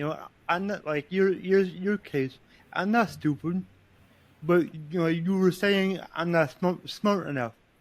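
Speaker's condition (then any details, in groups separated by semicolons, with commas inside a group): Cerebral palsy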